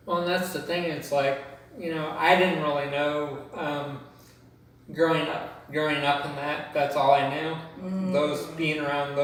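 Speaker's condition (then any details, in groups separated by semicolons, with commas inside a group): Cerebral palsy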